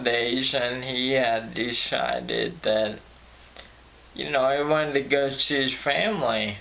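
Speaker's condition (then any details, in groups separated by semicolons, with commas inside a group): Friedreich's ataxia; voice crackles when stressed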